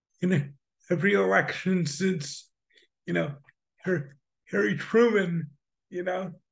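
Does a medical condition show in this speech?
Yes: spastic cerebral palsy; oxygen deprivation during birth, severely limited motor skills, functional quadriplegia; lack of muscle control in head and neck, mobility impairment, print disability.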